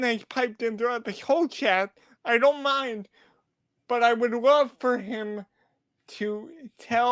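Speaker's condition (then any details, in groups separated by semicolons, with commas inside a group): Cerebral palsy; uses a wheelchair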